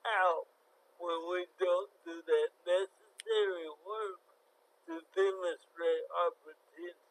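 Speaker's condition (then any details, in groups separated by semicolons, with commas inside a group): Cerebral palsy; from birth, born very premature, affects fine motor skills, cognition unaffected; difficulty tying shoes and writing, types everything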